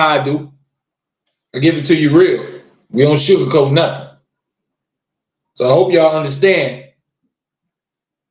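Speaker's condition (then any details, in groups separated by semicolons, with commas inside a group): No condition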